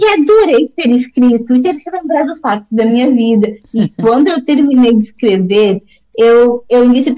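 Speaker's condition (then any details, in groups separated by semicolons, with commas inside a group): Down syndrome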